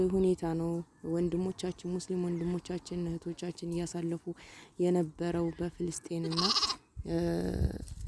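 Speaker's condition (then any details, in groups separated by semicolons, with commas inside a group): No condition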